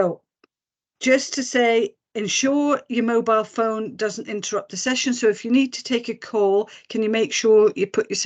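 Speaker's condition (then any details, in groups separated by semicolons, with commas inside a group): No condition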